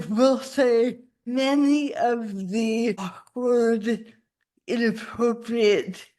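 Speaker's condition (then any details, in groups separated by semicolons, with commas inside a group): Cerebral palsy; spasticity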